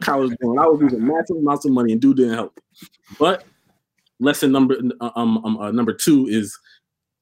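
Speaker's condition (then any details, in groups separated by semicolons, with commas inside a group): Stuttering; stuttered all life since childhood, volunteered for public speaking in high school and college; repeated sounds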